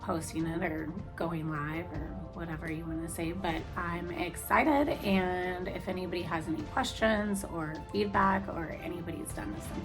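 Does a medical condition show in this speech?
No.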